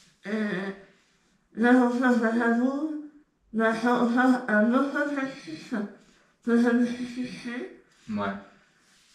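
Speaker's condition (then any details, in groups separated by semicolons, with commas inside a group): Tongue cancer; in remission, eats blended food; eating difficulty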